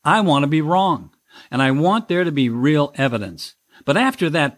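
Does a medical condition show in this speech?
No.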